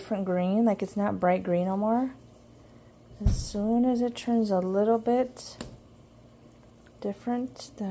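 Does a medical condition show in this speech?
No.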